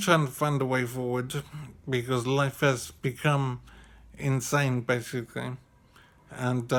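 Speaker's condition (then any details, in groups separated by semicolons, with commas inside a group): Severe brain injury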